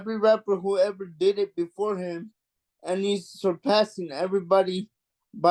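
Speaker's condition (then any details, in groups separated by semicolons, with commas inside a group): Cerebral palsy; mild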